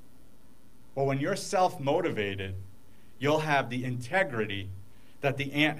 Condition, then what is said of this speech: None; typical speech.